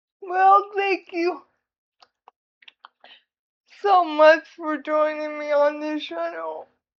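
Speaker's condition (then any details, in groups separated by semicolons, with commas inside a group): Cerebral palsy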